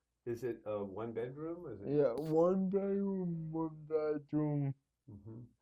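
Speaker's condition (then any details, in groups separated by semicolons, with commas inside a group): Cerebral palsy; needs help at night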